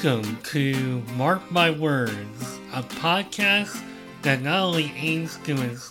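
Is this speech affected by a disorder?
Yes: cleft lip and palate; congenital, present from birth.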